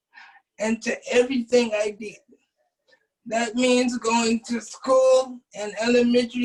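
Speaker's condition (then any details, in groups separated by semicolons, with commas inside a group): Cerebral palsy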